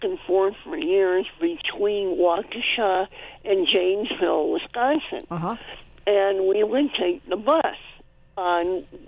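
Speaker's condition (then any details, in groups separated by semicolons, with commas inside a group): Cleft palate; congenital cleft palate, born with it; in early childhood had to be fed with a spoon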